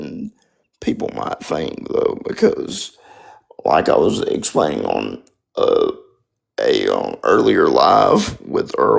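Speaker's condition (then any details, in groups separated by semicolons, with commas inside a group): Spastic quadriplegic cerebral palsy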